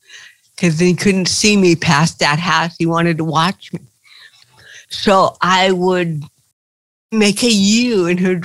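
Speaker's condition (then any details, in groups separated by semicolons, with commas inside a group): Cerebral palsy; since birth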